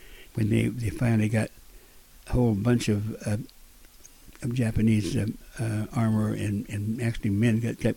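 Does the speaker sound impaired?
Yes: stuttering after war injury, acquired; stuttering after war injuries on Iwo Jima as teenage Marine, eye injury, four back operations, long unable to walk; speech still not very good, by own admission; after injury at first could not talk, then stuttered almost 100%, could not be understood; here prolonged sounds.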